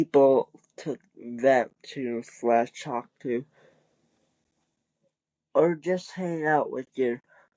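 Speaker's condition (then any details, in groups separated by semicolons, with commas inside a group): Cerebral palsy; wheelchair user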